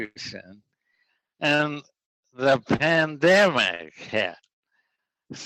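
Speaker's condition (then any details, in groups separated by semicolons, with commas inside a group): ALS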